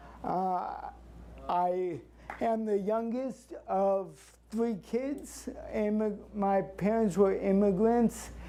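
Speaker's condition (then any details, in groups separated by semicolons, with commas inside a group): Cerebral palsy; since birth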